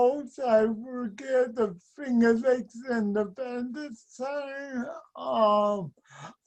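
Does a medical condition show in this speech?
Yes: speech and mobility impairment.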